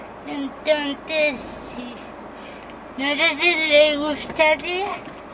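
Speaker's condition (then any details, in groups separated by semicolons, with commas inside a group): Cerebral palsy; physical disability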